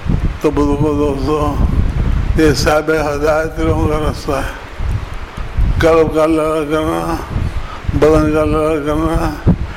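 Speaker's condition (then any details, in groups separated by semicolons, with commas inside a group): Difficulty speaking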